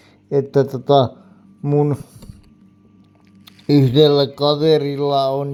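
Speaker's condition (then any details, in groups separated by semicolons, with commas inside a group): Cerebral palsy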